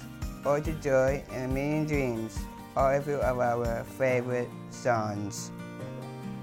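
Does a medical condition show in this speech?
Yes: Down syndrome, trisomy 21.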